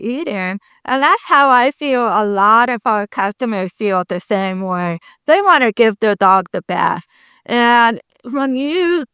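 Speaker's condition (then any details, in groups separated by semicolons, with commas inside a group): Deafness, congenital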